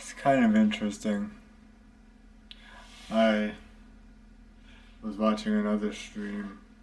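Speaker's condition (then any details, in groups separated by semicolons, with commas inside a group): Cerebral palsy, spastic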